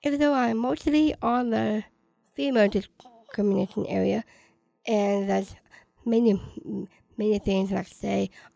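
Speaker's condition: Down syndrome

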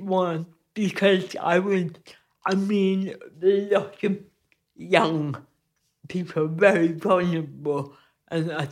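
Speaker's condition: Cerebral palsy; loses balance often

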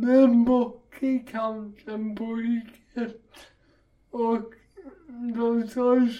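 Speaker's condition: Cerebral palsy; walks much better than at first hunts

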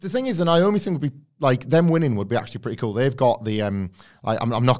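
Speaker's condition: No condition

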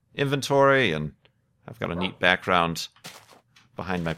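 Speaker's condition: No condition

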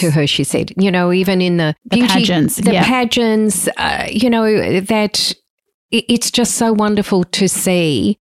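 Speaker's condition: No condition

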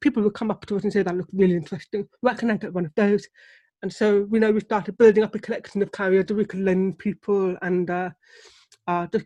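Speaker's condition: Deafness; struggles to hear baby cry or tones of sounds

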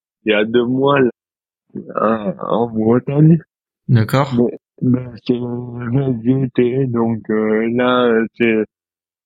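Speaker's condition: Dystonia; present since birth

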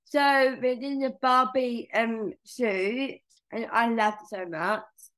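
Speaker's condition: Down syndrome; from birth, major heart surgery at 5 months old

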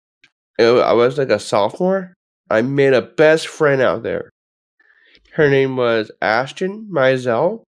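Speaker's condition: Down syndrome; from birth

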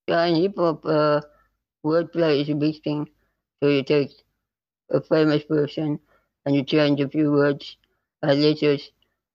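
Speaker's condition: Spinal muscular atrophy type 2; neuromuscular

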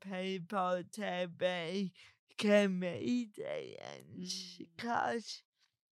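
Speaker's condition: Cerebral palsy; talks differently

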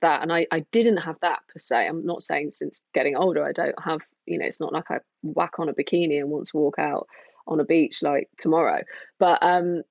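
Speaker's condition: No condition

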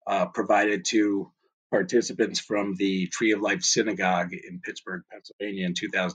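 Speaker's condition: No condition

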